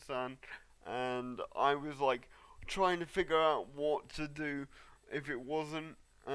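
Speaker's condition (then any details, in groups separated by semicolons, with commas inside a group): Cerebral palsy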